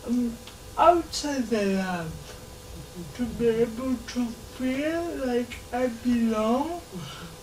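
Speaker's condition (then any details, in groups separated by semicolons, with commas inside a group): Cerebral palsy; slow speaker, listeners take time to understand, speaks verbally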